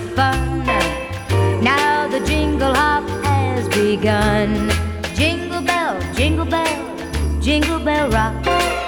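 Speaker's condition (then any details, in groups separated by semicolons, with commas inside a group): No condition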